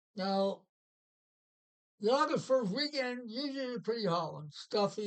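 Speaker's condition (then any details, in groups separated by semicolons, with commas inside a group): Parkinson's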